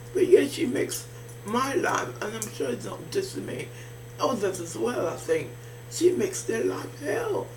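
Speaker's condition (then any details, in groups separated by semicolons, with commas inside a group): Facial palsy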